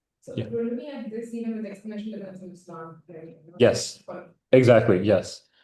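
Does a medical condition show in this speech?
No.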